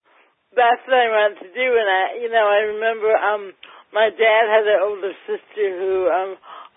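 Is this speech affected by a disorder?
Yes: cerebral palsy, mild; mildly affects speech.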